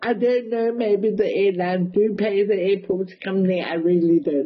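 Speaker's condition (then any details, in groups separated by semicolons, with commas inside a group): Cerebral palsy, mild; speech affected a bit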